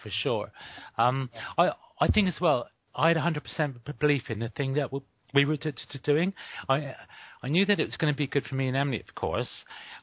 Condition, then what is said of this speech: Stuttering. So the thing, you know, I stammered a bit then, but the thing with me is I knew